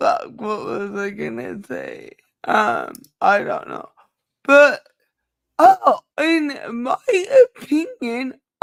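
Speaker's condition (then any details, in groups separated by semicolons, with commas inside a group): Cerebral palsy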